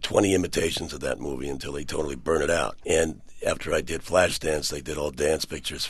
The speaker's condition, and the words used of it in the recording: Laryngectomy. Should we explain your voice, by the way?